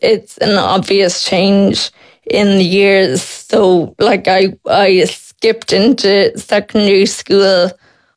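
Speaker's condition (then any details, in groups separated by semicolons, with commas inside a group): Friedreich's ataxia; speech expected to disappear, synthetic voice expected, swallow worsening toward thickeners, breathing may need ventilator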